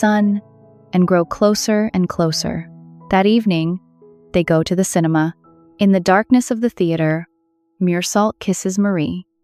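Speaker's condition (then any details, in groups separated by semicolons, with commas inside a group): No condition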